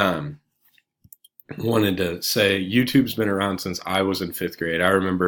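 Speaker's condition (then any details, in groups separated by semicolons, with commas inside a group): No condition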